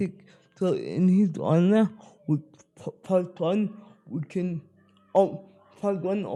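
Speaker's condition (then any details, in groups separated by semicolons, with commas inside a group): Spastic cerebral palsy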